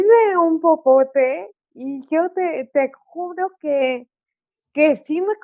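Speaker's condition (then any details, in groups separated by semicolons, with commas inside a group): Cerebral palsy; cerebral palsy, oxygen lack at birth, motor condition, widespread; diagnosed at five months; articulation affected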